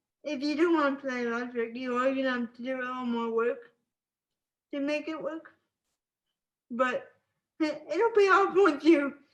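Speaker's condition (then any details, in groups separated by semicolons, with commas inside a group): Spastic cerebral palsy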